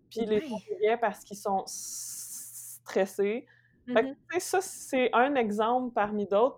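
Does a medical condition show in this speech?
Yes: stuttering; stuttering since earliest memory, diagnosed at seven, moderate per speech therapy report, childhood speech therapy; still stutters, recently stuttered on words maîtrise and orthophonie; speaking never easy, hid stuttering, word substitution, avoided feared words, avoided long stories, more tension with adults; here blocks.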